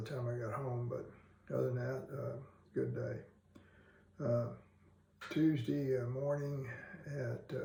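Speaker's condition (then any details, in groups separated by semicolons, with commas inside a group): Parkinson's disease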